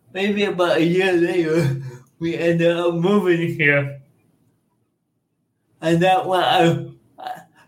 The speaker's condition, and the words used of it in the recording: Cerebral palsy. It means I have speech impairments.